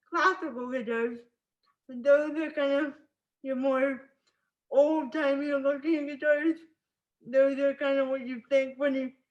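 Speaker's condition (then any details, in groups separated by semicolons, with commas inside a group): Spastic cerebral palsy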